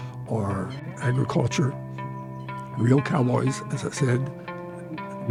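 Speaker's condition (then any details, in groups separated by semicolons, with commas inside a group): No condition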